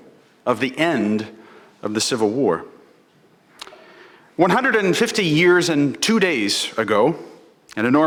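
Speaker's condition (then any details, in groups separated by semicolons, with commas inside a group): No condition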